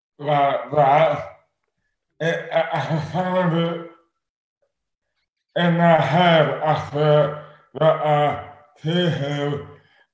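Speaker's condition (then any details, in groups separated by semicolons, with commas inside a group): Dystonia; incredibly slurred, dramatically impaired, worse at onset with eating difficulty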